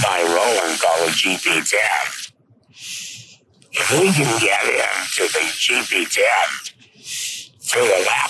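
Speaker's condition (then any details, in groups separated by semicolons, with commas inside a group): Laryngectomy; rattles esophagus like vocal cords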